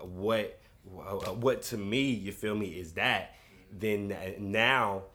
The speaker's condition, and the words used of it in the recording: Stuttering. And when we got done with it, plus I heard how much I stuttered on it, which, you feel me, like I will stutter like on this podcast, probably.